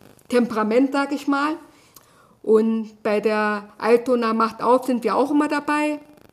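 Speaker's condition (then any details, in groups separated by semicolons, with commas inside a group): Deafness; German sign language, Ava app on iPhone for captions, interpreters or communication assistant in groups; can speak aloud, salesman doubted deafness because of speaking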